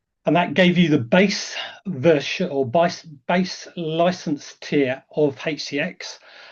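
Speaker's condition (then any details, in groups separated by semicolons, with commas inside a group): No condition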